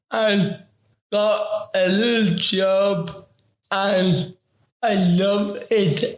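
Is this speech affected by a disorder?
Yes: ataxic cerebral palsy; affects talking.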